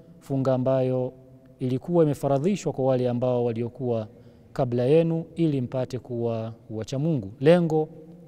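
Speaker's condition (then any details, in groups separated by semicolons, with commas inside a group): No condition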